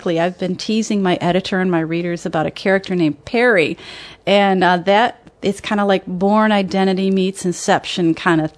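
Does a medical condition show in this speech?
No.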